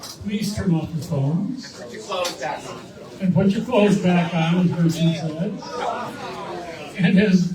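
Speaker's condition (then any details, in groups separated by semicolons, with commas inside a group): No condition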